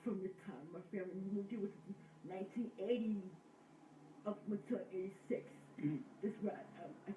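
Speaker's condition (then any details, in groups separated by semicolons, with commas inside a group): Cerebral palsy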